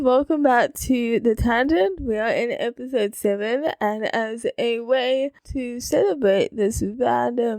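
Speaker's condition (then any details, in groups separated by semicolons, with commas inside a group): Cerebral palsy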